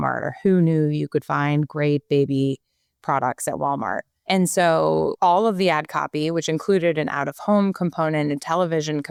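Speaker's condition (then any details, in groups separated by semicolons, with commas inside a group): No condition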